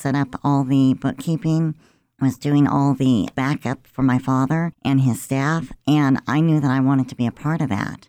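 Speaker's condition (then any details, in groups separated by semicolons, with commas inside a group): Cleft lip and palate; congenital, present since birth, about 50-some years ago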